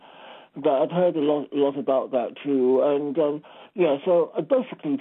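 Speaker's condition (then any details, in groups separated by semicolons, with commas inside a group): Speech impediment; disability with speech impediment; sometimes fumbles answers on air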